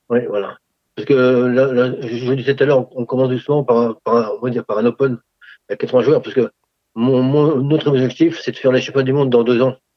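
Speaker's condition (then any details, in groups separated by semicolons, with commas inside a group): Parkinson's disease; regular table tennis with able-bodied players, Ping Pong Parkinson championships for 4 years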